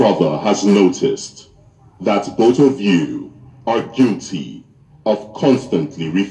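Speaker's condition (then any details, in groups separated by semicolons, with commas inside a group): No condition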